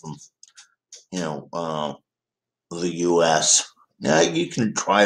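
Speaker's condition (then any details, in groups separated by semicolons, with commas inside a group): Cerebral palsy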